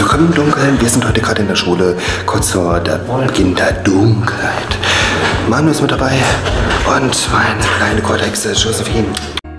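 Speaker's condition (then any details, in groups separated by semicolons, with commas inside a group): No condition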